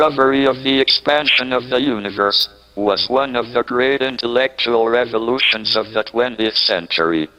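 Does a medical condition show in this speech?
Yes: ALS, through a speech-generating device.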